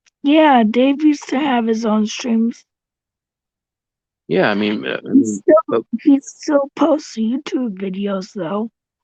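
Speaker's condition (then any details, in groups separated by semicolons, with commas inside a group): Cerebral palsy; tracheotomy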